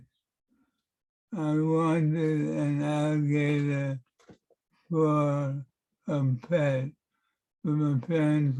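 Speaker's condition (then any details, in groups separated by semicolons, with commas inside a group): Parkinson's; affects handwriting; speech therapy for past couple months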